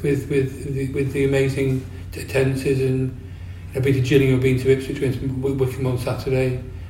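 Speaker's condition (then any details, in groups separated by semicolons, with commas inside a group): Parkinson's disease; brain lacks dopamine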